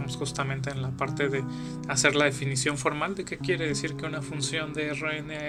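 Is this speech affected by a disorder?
No.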